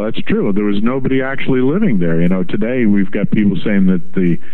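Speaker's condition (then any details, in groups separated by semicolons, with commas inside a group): No condition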